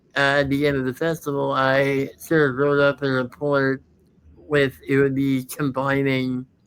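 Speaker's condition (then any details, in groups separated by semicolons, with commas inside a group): Muscular dystrophy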